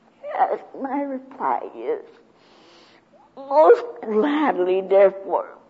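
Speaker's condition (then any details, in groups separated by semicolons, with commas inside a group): Cerebral palsy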